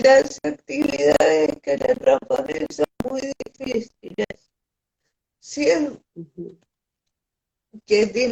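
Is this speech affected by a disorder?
Yes: cerebral palsy.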